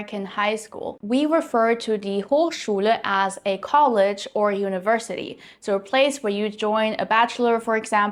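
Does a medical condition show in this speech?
No.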